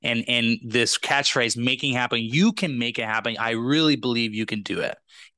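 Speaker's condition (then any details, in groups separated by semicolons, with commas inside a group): No condition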